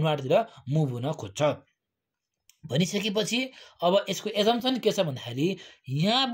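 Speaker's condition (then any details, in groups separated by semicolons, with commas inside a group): No condition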